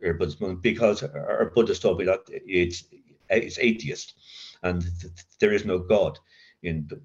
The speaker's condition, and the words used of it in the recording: Stuttering. So um, today it still happens. I still get the uh, blocks, um,